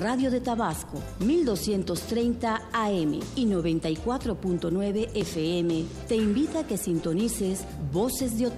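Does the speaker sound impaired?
No.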